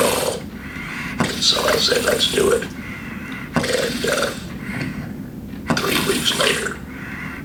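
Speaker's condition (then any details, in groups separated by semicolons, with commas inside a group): Laryngectomy; laryngectomy for pharyngeal cancer, failed radiation, flap reconstruction, voice valve; about one year since diagnosis; voice valve speech, initially unable to speak or swallow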